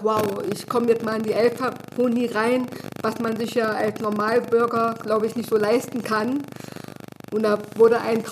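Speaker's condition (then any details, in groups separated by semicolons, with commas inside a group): Deafness; salesman doubted deafness because of speaking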